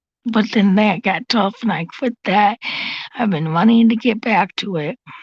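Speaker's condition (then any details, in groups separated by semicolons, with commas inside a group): Cerebral palsy; since birth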